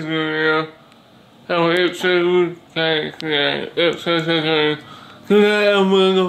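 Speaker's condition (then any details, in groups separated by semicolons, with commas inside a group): Cerebral palsy; speech disability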